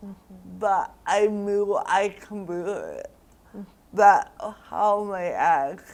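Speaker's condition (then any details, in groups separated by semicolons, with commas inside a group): Cerebral palsy; diagnosed around age one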